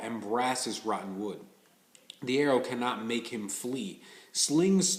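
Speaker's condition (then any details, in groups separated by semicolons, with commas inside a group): No condition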